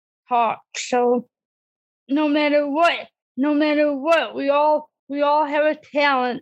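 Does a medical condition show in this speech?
Yes: cerebral palsy; disability since childhood.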